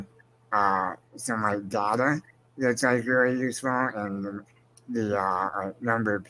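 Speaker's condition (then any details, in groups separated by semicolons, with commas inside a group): Spinal muscular atrophy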